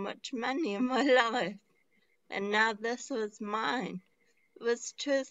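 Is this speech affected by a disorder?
Yes: traumatic brain injury; relearned talking.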